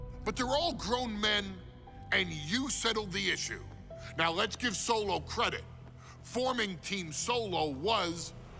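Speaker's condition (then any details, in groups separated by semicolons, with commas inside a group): No condition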